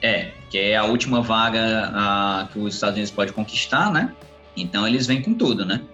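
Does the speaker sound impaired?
No.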